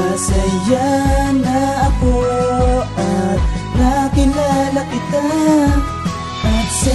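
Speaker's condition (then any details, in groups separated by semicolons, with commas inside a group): No condition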